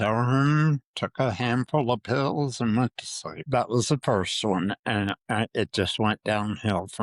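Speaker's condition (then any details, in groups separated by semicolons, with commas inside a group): Parkinson's disease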